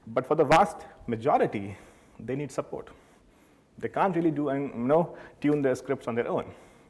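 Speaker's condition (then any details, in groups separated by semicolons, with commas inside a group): No condition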